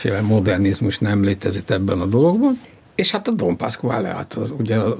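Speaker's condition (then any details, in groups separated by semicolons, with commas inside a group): No condition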